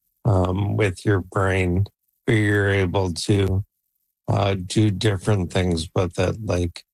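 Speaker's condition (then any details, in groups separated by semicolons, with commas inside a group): ALS; onset left leg freezing, diagnosed at 47, Neuralink N1 brain implant, voice banked via 11 labs; voice declining, expects soon to lose speech, computer to speak with 11 labs banked voice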